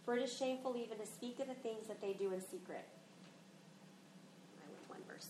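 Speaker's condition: No condition

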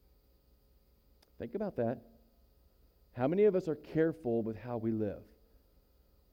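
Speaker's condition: No condition

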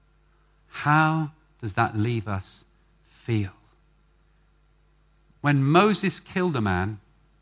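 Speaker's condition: No condition

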